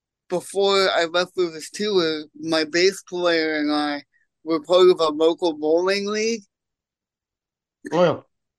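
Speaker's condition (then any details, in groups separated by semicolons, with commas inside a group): Cerebral palsy; congenital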